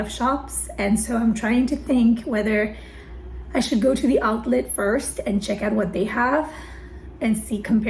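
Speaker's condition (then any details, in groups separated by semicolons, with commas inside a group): No condition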